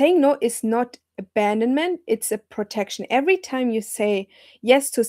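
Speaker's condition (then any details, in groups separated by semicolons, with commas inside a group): No condition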